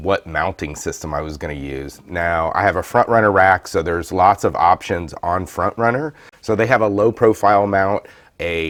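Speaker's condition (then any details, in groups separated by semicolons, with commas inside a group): No condition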